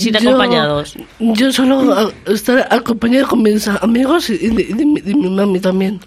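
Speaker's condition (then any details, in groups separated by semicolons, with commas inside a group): Down syndrome; trisomy 21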